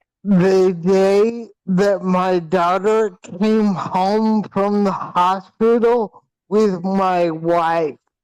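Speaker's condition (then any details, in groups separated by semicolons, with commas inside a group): Hydrocephalus with shunt failure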